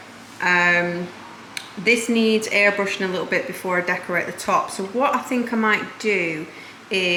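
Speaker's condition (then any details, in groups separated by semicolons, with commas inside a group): No condition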